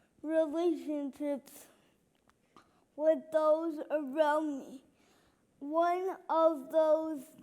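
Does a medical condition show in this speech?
Yes: cerebral palsy.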